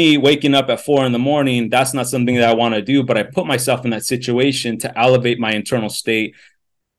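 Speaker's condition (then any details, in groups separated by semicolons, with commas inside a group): No condition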